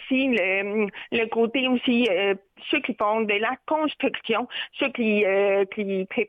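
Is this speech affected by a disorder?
Yes: deafness with cochlear implant; familial deafness; hard of hearing with implant, hears nothing without implant; phone hard to understand, especially deep male voices, fast or quiet speakers.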